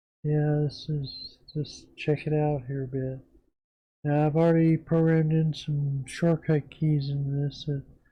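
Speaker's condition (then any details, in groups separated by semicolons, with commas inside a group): Parkinson's disease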